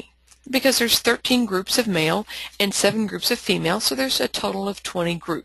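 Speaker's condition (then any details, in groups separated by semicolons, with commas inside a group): No condition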